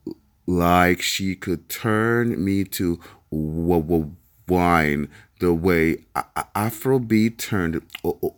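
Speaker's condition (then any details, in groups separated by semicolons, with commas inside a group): Stuttering; stuttering since childhood, onset in Jamaican countryside; stuttered joke once misheard by listener as something ugly; repeated sounds, blocks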